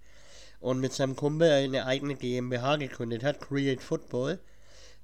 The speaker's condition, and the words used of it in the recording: Cleft palate. Weil ich meine, man hört es mir ja an, außer abgesehen davon, dass ich erkältet bin, ich habe eine Gaumenspalte.